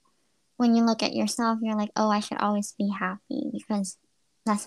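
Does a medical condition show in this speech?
Yes: cleft lip and palate.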